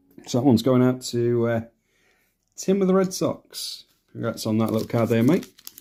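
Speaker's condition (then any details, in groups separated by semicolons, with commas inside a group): No condition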